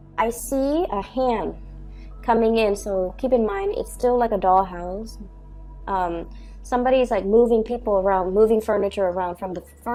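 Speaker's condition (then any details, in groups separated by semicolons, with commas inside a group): No condition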